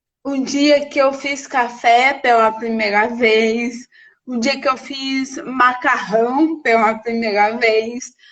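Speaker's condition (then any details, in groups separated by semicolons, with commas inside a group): Cerebral palsy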